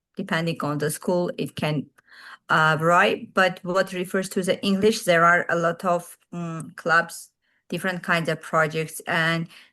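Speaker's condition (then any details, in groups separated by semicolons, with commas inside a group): No condition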